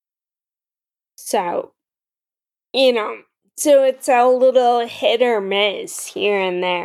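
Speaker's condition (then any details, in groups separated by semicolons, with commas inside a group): Friedreich's ataxia; over 10 years since diagnosis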